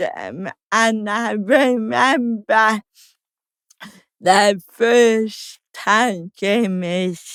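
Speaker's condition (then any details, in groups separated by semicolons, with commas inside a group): Cerebral palsy; slow speech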